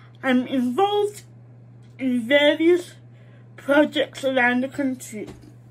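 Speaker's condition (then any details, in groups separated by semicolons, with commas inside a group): Cerebral palsy; mild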